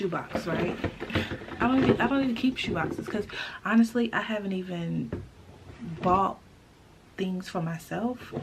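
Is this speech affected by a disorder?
No.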